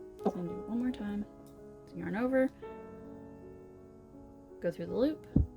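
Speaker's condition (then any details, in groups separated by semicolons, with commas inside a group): No condition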